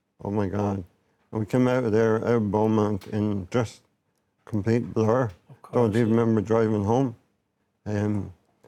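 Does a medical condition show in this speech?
Yes: motor neurone disease; onset with upper body weakness; speech affected but still clear.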